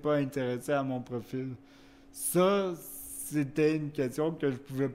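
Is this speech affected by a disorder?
Yes: cerebral palsy; wheelchair use.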